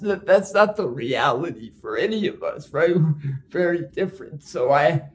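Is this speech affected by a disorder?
Yes: cerebral palsy; ride-sharing like Uber an obstacle.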